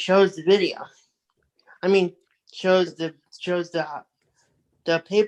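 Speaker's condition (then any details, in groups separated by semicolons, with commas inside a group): Cerebral palsy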